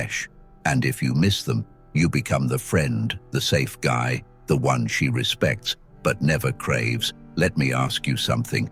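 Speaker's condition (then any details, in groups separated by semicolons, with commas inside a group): No condition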